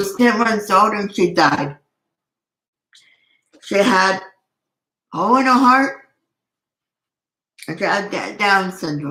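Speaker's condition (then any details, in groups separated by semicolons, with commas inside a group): Cerebral palsy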